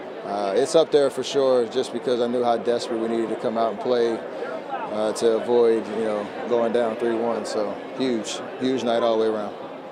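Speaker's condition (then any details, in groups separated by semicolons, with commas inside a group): No condition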